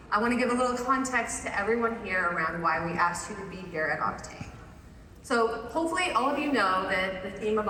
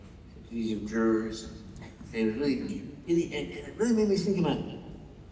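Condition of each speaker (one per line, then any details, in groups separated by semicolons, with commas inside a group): No condition
Parkinson's; over seven years since diagnosis; recent falls, broken arm, shoulder, face; loses train of thought mid-sentence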